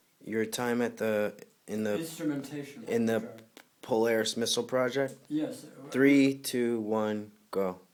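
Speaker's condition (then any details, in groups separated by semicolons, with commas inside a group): No condition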